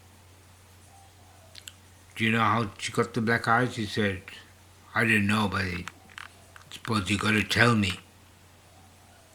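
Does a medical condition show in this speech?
Yes: Parkinson's disease; hypersalivation.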